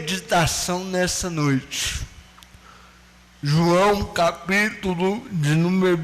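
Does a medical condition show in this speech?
Yes: cerebral palsy; no speech as child.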